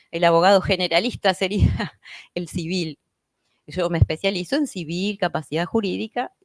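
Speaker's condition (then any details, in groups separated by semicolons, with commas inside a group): No condition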